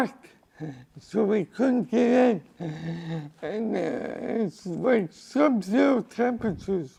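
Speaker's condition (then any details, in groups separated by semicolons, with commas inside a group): Cerebral palsy; from birth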